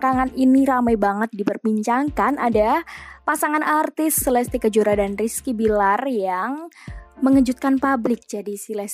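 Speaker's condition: No condition

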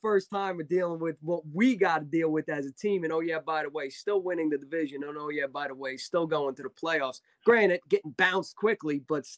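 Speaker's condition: No condition

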